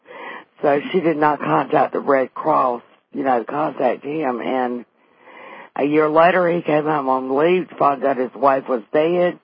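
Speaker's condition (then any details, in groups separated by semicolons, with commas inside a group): Vocal cord paralysis after stroke; wheelchair user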